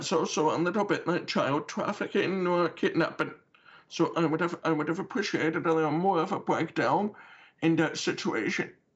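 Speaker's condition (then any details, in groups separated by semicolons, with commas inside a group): Deafness with cochlear implant; uses cochlear implant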